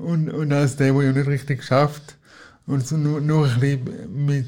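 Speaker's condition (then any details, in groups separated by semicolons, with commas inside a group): Cerebral palsy; cerebral palsy from birth, physical not cognitive, wheelchair user, moved on knees as child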